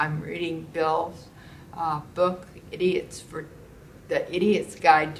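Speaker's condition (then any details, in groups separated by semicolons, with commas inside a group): Primary progressive multiple sclerosis; tai chi, big symptom improvement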